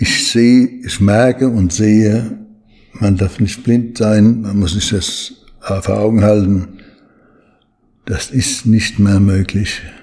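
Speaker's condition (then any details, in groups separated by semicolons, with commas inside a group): Parkinson's disease; Parkinson's disease diagnosed about 20 years ago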